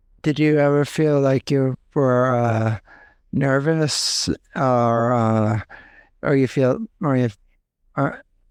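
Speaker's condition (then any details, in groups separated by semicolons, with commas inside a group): Cerebral palsy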